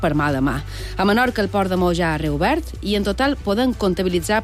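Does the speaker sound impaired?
No.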